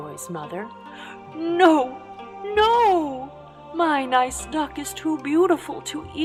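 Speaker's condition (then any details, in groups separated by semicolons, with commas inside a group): No condition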